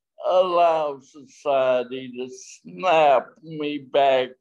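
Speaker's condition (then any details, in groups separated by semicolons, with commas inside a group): Traumatic brain injury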